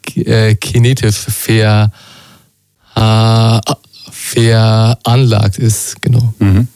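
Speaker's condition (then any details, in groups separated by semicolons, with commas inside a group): Stuttering; stuttering since childhood; fluency varies, sometimes completely fluent, sometimes blocks, knows words but they do not come out; repeated sounds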